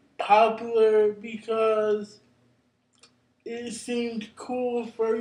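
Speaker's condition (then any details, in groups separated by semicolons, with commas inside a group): Cerebral palsy; brain injury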